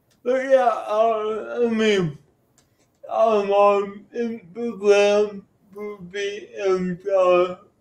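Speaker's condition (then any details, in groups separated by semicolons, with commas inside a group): Cerebral palsy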